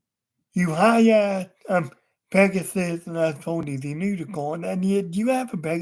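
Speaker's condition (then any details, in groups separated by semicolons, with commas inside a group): Cerebral palsy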